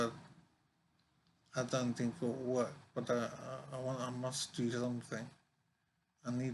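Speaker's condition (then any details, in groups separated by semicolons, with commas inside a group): Brain injury; suspected suicide attempt, partially disabled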